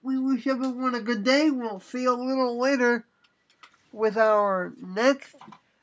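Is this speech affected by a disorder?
Yes: cerebral palsy.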